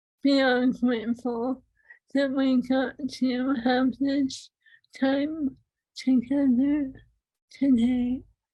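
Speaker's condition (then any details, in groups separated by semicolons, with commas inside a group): ALS; swallowing lost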